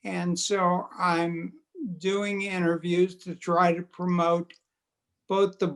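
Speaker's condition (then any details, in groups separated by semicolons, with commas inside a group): Multiple sclerosis; quadriplegic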